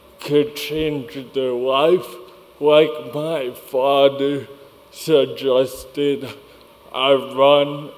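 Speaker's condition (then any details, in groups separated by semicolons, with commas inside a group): Cerebral palsy; speech impediment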